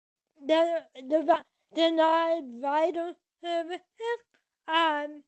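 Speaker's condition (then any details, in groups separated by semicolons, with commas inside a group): Cerebral palsy, spastic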